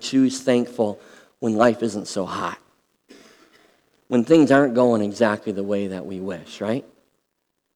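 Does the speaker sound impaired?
Yes: cleft lip and palate; congenital, from birth, nine surgeries to repair, with recoveries.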